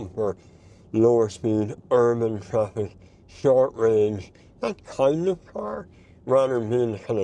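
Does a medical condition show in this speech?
Yes: mouth cancer surgery.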